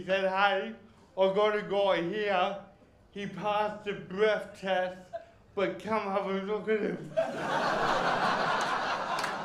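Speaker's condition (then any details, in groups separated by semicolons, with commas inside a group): Cerebral palsy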